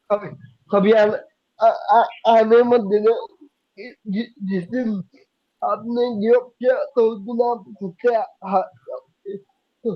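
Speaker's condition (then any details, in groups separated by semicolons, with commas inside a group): Cerebral palsy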